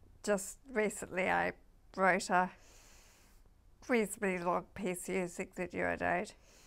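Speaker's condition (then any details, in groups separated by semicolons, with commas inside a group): MND (ALS)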